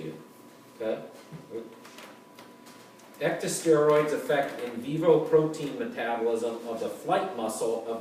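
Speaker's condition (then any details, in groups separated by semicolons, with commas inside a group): No condition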